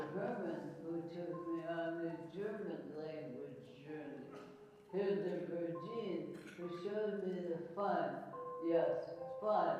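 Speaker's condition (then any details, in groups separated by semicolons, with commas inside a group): ALS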